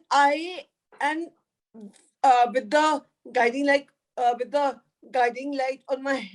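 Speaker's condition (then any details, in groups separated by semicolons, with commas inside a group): Cerebral palsy; could not talk in early childhood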